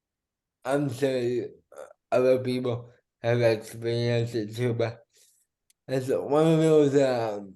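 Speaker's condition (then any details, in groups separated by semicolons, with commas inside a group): Cerebral palsy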